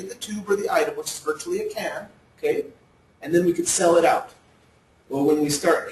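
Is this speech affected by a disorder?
No.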